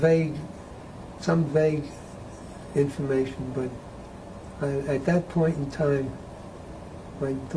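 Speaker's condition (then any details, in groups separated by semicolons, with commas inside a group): Parkinson's disease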